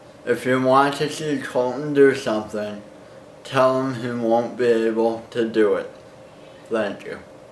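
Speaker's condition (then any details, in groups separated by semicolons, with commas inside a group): Cerebral palsy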